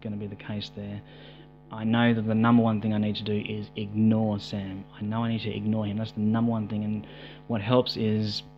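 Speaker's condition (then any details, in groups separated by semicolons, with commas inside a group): No condition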